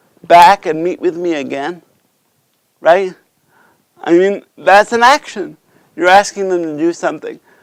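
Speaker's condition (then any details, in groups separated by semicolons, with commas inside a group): Cerebral palsy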